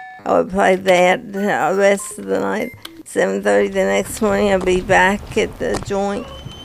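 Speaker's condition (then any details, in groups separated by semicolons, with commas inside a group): Parkinson's disease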